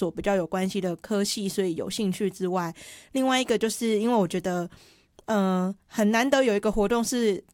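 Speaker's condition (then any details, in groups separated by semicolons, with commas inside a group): Hearing impairment; uses hearing aids, feels unsafe and unable to hear with aids removed; clear articulation per host, self-reports sometimes slightly unclear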